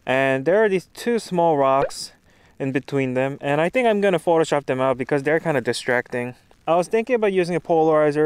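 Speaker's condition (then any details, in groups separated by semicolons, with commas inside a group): No condition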